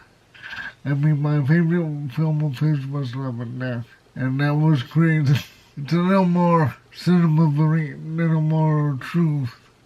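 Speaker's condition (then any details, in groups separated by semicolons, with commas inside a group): Cerebral palsy, severe; spastic type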